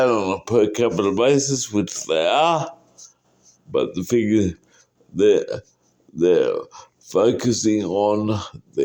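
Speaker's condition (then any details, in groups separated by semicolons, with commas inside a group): Cerebral palsy; uses wheelchair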